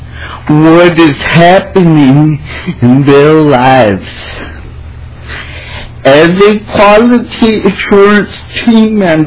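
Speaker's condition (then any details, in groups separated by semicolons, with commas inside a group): Cerebral palsy; drives own car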